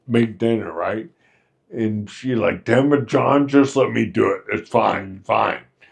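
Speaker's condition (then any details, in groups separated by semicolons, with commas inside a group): Friedreich's ataxia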